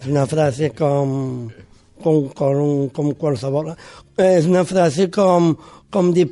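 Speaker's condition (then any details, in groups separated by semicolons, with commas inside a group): Down syndrome; congenital, born with it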